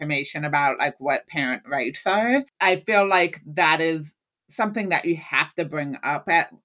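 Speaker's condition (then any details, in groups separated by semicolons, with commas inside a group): Hearing loss; lifelong hearing loss since childhood, hearing aid and cochlear implant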